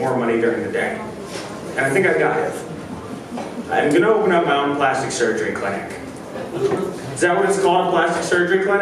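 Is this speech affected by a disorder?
No.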